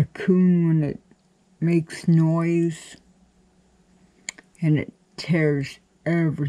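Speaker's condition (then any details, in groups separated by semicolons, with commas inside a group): Cerebral palsy; cannot walk, crawls to get around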